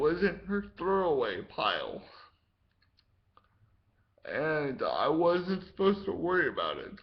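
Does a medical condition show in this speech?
Yes: cerebral palsy; speaks slower at times.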